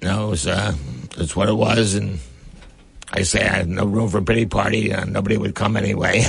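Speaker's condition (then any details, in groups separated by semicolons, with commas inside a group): Head and neck cancer; stage 4, diagnosed about one year ago, local treatment throughout previous year; recent PET scan found no more cancer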